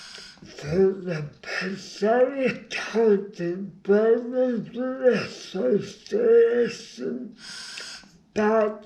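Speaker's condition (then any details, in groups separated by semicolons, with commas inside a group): Brain injury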